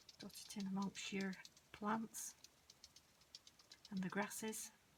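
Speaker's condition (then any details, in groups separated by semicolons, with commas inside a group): No condition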